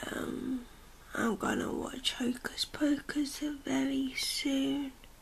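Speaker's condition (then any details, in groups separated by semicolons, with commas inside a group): Cerebral palsy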